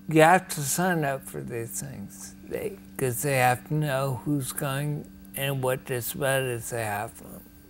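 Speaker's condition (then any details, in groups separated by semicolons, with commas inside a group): Ataxia; rare, progressive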